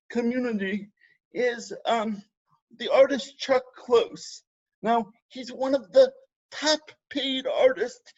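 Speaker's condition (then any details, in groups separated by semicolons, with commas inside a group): Cerebral palsy; spastic type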